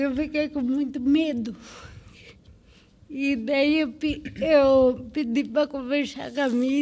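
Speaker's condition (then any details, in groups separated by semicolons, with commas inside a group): Cerebral palsy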